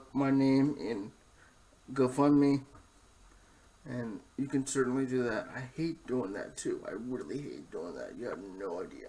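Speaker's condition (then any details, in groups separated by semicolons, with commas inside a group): Cerebral palsy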